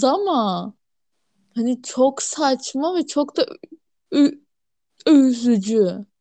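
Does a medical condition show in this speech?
Yes: stuttering; failed 10-15 day cure center in Turkey, tongue and jaw exercises, practiced speech modification; part-word and sound repetitions, frequent fillers e and hani; here repeated sounds.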